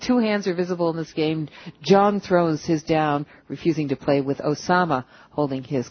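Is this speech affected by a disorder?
No.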